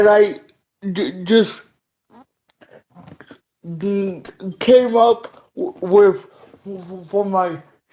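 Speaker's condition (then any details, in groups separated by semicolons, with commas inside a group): Cerebral palsy; uses wheelchair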